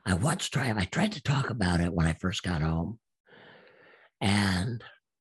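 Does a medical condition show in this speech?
Yes: absent vocal cords; still practices speaking.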